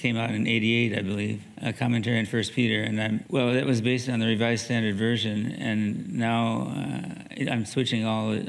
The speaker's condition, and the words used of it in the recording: Parkinson's disease. I lose volume in my voice, but I have a microphone in the classroom, so life goes on.